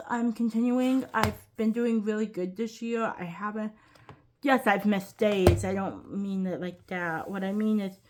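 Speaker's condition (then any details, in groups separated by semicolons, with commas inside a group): Cerebral palsy, quadriplegic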